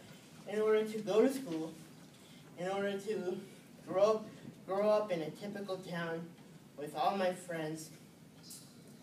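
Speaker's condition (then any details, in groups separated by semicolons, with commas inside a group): Cerebral palsy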